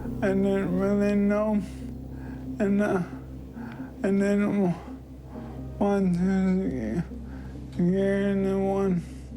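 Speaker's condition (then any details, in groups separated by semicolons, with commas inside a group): ALS; diagnosed at 28, confined within six months, rapid progression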